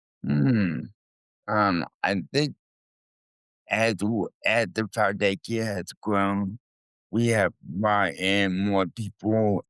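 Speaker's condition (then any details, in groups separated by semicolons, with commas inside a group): Cerebral palsy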